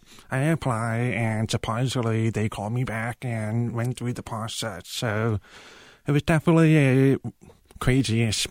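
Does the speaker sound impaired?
Yes: profound deafness; cochlear implants received at age 18, interpreter used on Project Runway.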